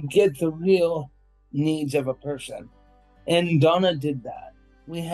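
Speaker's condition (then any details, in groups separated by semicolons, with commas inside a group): Cerebral palsy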